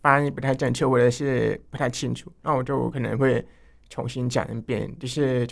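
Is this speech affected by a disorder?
Yes: hearing loss; hearing loss from enlarged vestibular aqueduct, long auditory-speech training with therapist 蘇心怡 into junior high, electronic hearing device; occasional vertigo, now more stable, struggles to hear in class, classmates interpret or write, avoids phone work; articulation clear enough, too fast, speeds up and loses breath when absorbed, heavy nasality, mistaken for overseas student.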